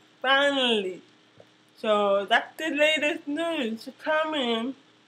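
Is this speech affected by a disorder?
Yes: cerebral palsy.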